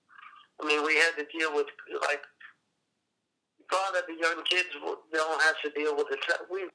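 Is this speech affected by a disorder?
Yes: cerebral palsy; cerebral palsy present since childhood, appearance likened to Parkinson's.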